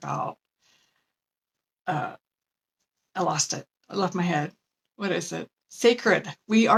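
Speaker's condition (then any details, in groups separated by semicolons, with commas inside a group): No condition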